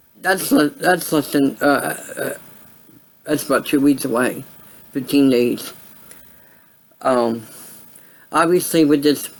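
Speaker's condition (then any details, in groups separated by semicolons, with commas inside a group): Cerebral palsy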